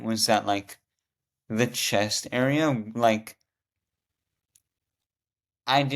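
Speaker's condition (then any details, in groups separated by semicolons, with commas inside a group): Rare muscular dystrophy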